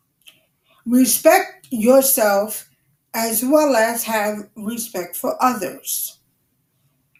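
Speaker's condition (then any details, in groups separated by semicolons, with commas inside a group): Cerebral palsy; wheelchair user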